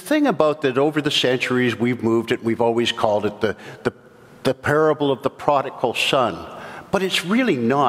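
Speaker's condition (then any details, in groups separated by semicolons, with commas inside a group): No condition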